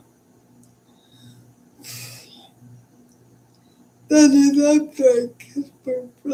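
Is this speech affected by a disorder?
Yes: cerebral palsy.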